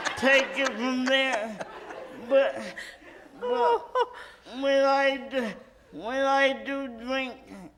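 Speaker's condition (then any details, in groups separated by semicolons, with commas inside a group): Cerebral palsy; from birth, uses wheelchair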